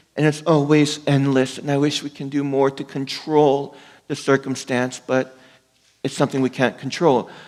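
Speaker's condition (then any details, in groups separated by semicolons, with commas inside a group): No condition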